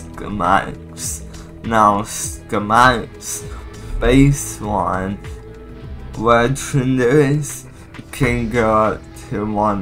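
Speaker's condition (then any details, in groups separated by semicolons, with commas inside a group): Cerebral palsy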